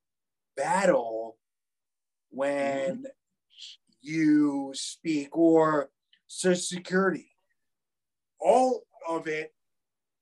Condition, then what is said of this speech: Aphasia. The aphasia's not leaving it, but we'd like to crush it a little bit.